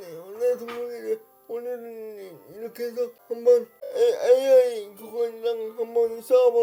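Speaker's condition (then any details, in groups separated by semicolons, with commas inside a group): Brain lesion disability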